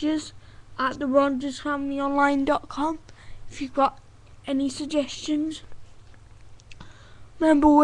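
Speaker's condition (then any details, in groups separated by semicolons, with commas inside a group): Cerebral palsy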